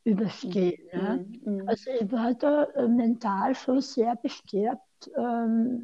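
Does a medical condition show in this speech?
Yes: speech impairment after tongue cancer, mild; aggressive right tongue-margin cancer into mouth arch at 48, 17-hour surgery, neck dissection, chemoradiotherapy; about 8.5 years after tongue cancer treatment; slightly limited, tends to speak fast, sometimes unclear, Austrian dialect, hard to understand without seeing face.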